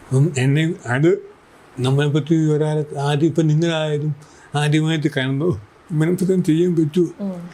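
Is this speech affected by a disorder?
Yes: cerebral palsy.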